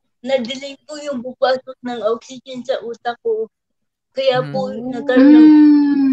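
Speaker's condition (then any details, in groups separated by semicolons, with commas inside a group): Cerebral palsy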